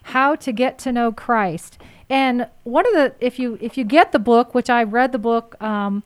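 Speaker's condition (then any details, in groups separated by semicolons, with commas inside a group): No condition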